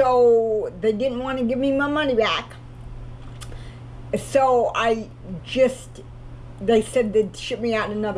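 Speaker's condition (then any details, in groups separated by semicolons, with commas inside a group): Cerebral palsy; cannot walk, crawls to get around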